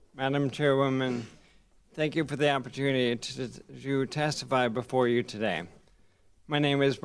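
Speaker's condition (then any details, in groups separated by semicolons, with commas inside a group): ALS; voice and hands affected; voice audibly affected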